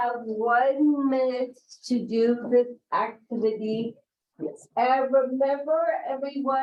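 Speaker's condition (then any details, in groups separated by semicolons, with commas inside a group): Cerebral palsy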